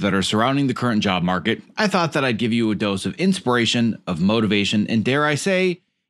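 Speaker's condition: No condition

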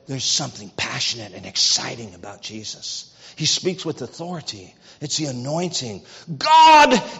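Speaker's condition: No condition

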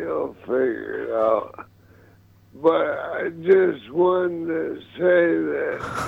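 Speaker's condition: ALS; ALS diagnosed about a year ago, expects to die soon, upcoming weeks at Cleveland Clinic; speech noticeably affected by ALS, still able to talk on phone

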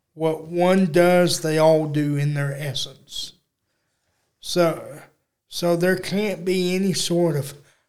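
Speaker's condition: Cerebral palsy; uses electric wheelchair

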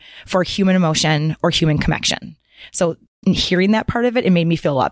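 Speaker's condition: No condition

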